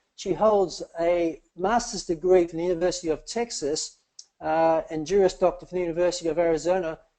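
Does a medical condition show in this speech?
No.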